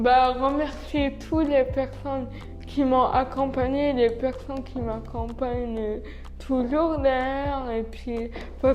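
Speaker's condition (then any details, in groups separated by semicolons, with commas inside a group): Cerebral palsy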